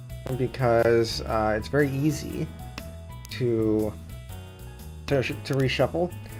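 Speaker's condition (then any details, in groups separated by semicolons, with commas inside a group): No condition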